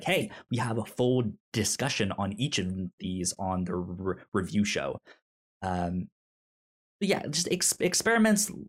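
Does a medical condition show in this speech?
Yes: stutter; stutter since childhood, cause unknown, explained as brain moving faster than mouth, speech therapy in elementary school; stutter when talking; here repeated sounds.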